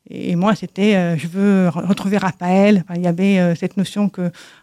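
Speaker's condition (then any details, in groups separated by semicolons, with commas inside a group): Deafness from birth; congenital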